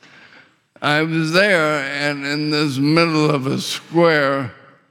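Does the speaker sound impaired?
Yes: ALS; muscles falling apart throughout body, swallowing difficulty; very little physical function, paralysis expected within a year or two, later breathing muscle failure expected; struggles with swallowing, choked seriously on saliva, windpipe tightened, couldn't breathe.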